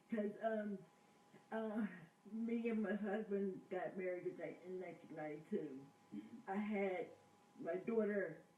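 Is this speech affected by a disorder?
Yes: cerebral palsy.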